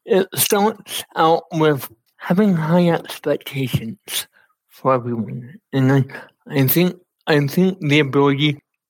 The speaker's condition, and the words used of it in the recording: Cerebral palsy. Cerebral palsy, for me, it affected my fine motor skills, my speech, and how I walk.